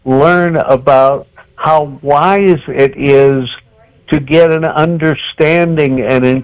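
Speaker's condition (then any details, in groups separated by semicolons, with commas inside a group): Cerebral palsy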